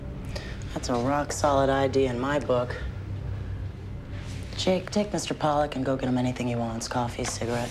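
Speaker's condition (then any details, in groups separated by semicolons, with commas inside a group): No condition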